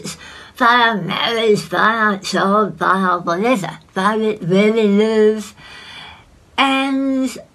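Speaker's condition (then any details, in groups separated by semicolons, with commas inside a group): Head and neck cancer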